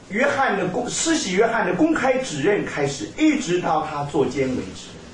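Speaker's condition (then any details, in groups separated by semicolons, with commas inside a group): No condition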